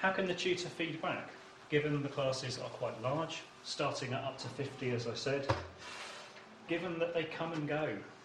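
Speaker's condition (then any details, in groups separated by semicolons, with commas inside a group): No condition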